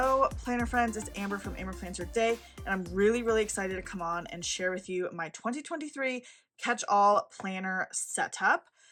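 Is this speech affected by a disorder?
No.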